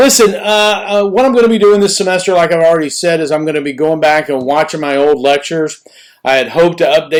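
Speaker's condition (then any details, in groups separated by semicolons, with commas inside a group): No condition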